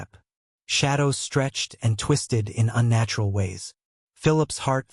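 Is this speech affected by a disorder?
No.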